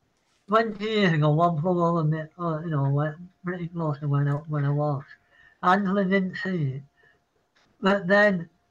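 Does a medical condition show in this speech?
Yes: Parkinson's; citing Parkinson's.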